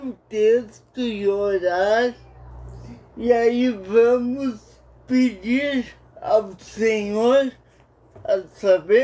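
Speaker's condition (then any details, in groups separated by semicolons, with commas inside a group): Paralysis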